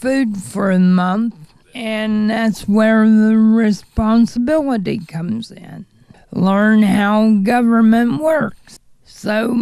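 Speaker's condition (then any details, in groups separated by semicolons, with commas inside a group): Cerebral palsy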